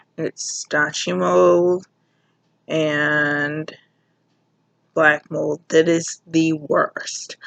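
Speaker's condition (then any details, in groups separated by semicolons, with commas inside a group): Cerebral palsy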